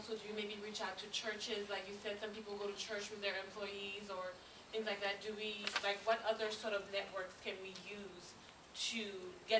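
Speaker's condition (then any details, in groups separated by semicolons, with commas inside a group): No condition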